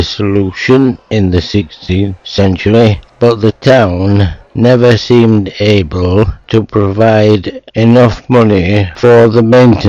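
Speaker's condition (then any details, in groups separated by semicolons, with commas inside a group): Motor neuron disease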